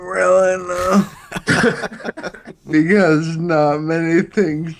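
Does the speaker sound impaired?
Yes: Friedreich's ataxia; degenerative neurological disease, diagnosed around age 16, affects balance, coordination and heart, no cure or treatments; affects speech, sounds drunk all the time.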